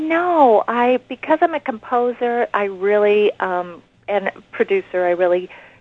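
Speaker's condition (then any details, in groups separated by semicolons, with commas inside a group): No condition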